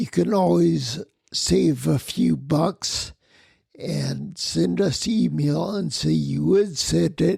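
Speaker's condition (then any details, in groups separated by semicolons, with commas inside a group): Spinocerebellar ataxia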